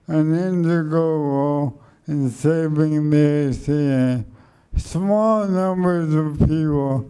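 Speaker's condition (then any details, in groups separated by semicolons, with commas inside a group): ALS; speech slowed and softened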